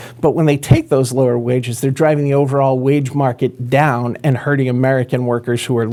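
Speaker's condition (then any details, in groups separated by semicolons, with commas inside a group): No condition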